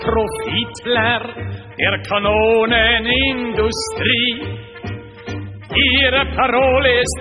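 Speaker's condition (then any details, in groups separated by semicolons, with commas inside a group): No condition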